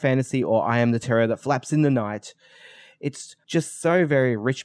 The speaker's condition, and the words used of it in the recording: None; typical speech.